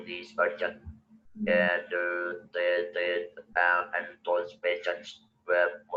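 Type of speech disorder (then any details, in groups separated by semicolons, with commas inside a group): Electrolarynx speech; laryngectomy for throat cancer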